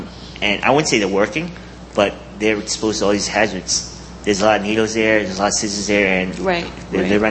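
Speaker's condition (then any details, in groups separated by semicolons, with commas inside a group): Cleft palate; congenital cleft palate, present from birth, care covered by garment union insurance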